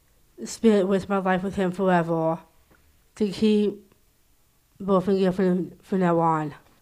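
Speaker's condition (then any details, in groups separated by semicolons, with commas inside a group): Down syndrome; present since birth, heart defect called mr, heart issues, visual impairment, legally blind; age 40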